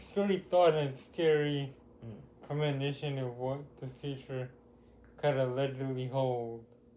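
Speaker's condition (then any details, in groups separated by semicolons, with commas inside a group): Cerebral palsy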